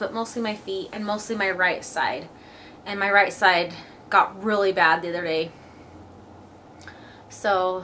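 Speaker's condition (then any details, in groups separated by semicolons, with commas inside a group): No condition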